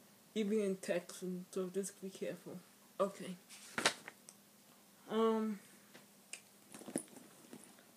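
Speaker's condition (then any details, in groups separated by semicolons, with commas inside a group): Speech impairment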